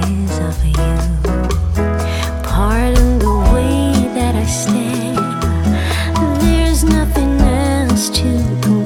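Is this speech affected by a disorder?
No.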